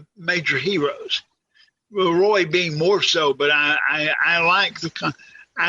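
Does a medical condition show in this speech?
Yes: cerebral palsy; talks clearly.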